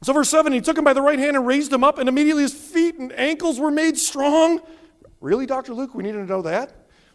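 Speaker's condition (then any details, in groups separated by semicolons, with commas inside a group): No condition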